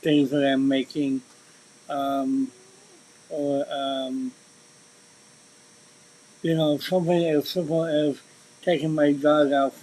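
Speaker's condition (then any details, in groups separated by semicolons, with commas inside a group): Cerebral palsy; speech impediment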